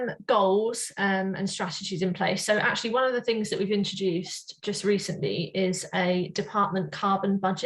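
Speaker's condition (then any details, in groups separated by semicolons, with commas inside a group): No condition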